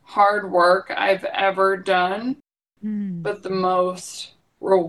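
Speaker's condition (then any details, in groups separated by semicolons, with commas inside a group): ALS; young onset, diagnosed in 30s, spinal surgery before diagnosis without improvement; progressing physically; uses a voice amplifier when talking, host hears her fine without it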